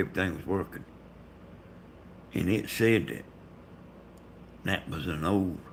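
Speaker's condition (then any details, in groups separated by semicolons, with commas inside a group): Brain bleed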